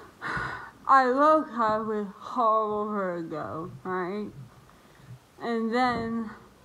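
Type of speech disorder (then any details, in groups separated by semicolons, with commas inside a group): Dysarthria; autoimmune reaction to virus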